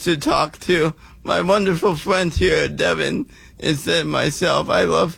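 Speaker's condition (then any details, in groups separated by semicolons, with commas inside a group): Cerebral palsy; congenital, physical disability visible in hand, unable to play mainstream sports as child; advised by Pete to improve speaking for play-by-play, attended Toastmasters, hired speaking coach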